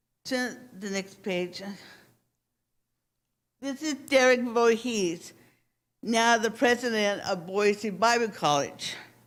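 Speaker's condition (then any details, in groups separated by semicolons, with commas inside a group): Cerebral palsy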